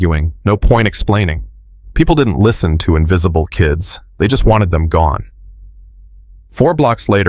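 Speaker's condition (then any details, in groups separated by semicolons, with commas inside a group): No condition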